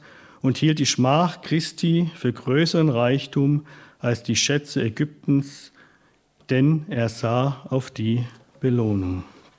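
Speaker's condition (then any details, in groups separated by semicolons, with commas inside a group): No condition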